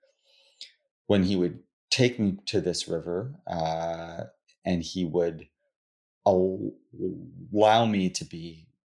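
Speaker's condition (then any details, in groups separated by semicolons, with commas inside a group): Stuttering; stuttering since childhood; stutters throughout interview; allows stuttering rather than trying to be fluent; prolonged sounds, blocks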